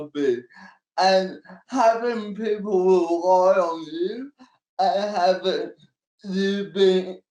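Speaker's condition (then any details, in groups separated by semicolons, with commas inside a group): Cerebral palsy; since birth, physical disability only, manual wheelchair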